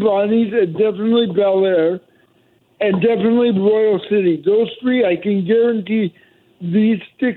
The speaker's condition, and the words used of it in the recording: Cerebral palsy. And the aggression was, if any at all, was in my voice.